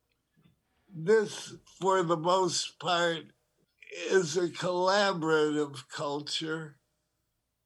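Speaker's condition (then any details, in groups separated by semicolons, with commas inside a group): Parkinson's disease; tremor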